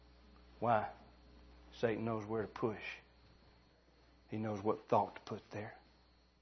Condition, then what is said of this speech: No condition.